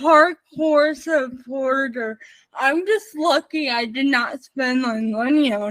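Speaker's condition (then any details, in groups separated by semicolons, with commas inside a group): Spastic cerebral palsy, mixed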